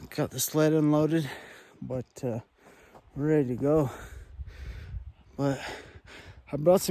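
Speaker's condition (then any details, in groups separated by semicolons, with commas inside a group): No condition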